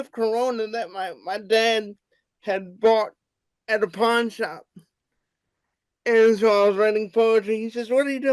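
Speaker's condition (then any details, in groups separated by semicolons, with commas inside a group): Cerebral palsy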